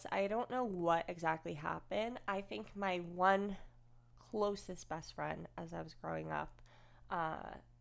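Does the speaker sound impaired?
Yes: cleft lip and palate, unilateral.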